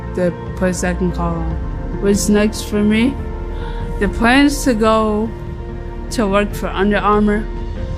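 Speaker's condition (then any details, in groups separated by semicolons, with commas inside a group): Cerebral palsy; bones and legs weak and painful in cold weather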